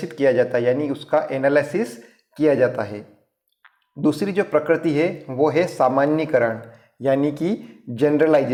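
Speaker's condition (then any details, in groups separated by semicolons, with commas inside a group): No condition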